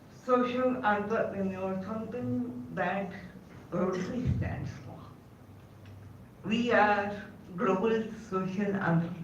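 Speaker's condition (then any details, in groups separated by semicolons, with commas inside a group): Cerebral palsy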